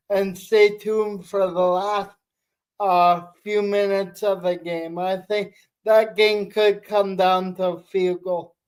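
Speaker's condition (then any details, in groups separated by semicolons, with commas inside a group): Cerebral palsy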